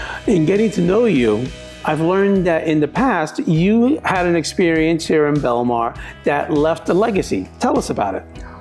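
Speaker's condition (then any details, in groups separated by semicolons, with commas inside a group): No condition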